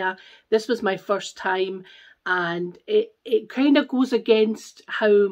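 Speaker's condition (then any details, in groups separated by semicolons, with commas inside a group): No condition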